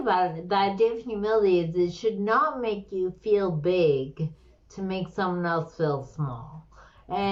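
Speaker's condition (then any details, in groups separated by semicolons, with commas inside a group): Slurred speech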